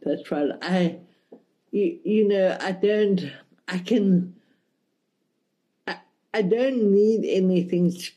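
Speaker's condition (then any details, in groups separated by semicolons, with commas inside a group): Cerebral palsy, mild; speech affected a bit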